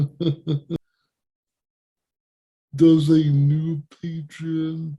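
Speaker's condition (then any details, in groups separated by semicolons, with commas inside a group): Cerebral palsy; present from birth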